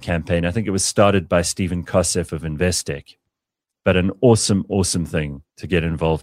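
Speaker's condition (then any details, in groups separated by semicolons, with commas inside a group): No condition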